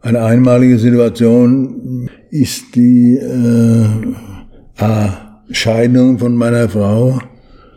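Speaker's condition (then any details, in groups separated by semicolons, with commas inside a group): Parkinson's disease; slowed movements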